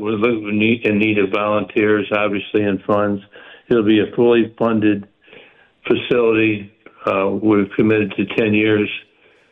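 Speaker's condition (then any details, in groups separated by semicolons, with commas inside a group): Parkinson's; stays active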